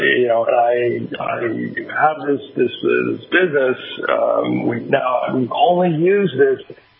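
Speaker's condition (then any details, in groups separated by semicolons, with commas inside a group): Aphasia; aphasia since sudden onset on a work day, over 17 years ago; initially unable to speak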